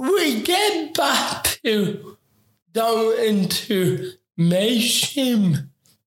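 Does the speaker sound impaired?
Yes: ataxic cerebral palsy; affects coordination.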